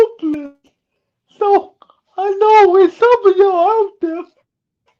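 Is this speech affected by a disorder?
Yes: cerebral palsy.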